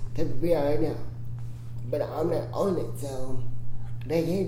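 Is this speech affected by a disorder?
Yes: cerebral palsy; congenital.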